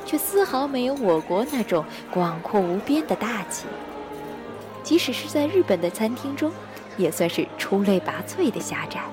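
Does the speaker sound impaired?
No.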